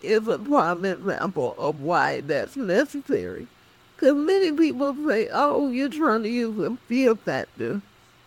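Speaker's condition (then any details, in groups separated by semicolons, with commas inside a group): Cerebral palsy; speech affected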